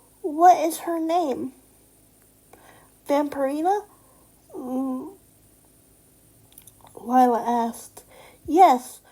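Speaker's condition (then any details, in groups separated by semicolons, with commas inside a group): Cerebral palsy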